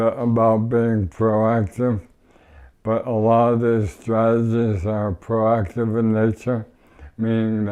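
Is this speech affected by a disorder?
Yes: ALS; hard breathing against constant pressure, sleep apnea.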